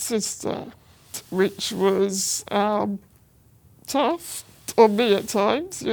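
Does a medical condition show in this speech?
Yes: spinal muscular atrophy; present from birth, progressive.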